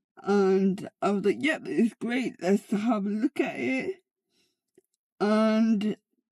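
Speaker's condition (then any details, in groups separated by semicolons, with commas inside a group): Cerebral palsy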